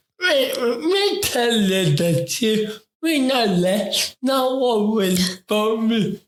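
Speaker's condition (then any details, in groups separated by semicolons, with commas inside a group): Ataxic cerebral palsy; affects talking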